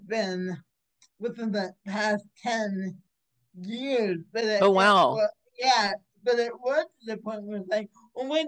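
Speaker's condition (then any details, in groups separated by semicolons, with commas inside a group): Cerebral palsy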